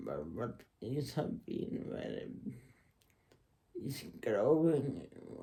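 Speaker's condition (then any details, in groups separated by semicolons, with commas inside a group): Muscular Parkinson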